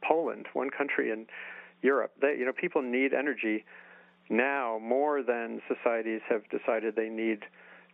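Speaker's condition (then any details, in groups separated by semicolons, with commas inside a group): No condition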